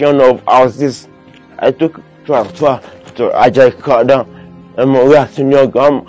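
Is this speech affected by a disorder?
Yes: cerebral palsy.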